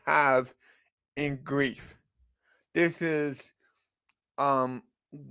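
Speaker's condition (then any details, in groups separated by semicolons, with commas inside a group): Cerebral palsy; from birth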